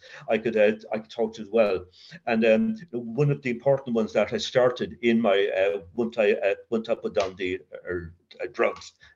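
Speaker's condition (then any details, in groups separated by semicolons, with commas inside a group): Covert stutter; severe childhood stutter, linked to adverse childhood experience, child guidance clinic, worse with teacher's punishment, covert since sobriety; still gets occasional blocks, uses voice as main working tool; stutters in mind more than aloud, avoids feared words, voice never feels own; repeated sounds, repeated words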